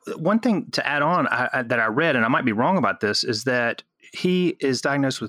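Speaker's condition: No condition

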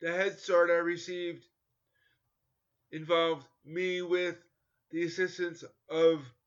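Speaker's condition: Cerebral palsy; coordination issues, uses crutches

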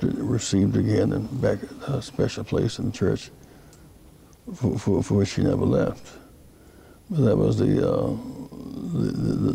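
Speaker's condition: Parkinson's disease; speech therapy

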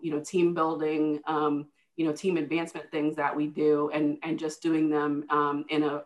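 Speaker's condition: No condition

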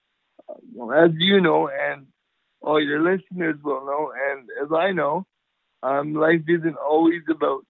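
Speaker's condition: Cerebral palsy; power wheelchair

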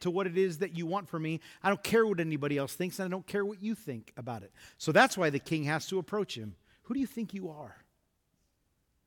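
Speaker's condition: No condition

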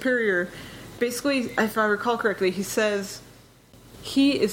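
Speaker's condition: No condition

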